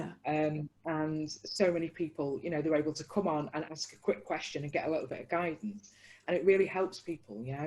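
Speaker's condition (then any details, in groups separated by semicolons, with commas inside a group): No condition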